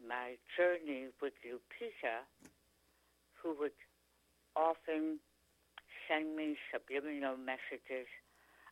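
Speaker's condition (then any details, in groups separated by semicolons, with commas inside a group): Tongue cancer; stage 4 tongue cancer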